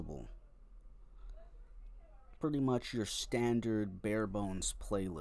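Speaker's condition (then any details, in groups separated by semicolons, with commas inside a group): No condition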